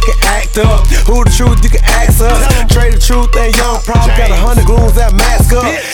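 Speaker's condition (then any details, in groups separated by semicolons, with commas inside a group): No condition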